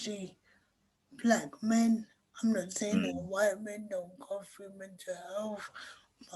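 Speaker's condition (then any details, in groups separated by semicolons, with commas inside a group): Cerebral palsy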